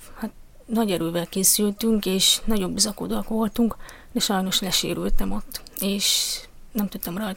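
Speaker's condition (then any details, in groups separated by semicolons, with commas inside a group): Deafness; cochlear implant 2.5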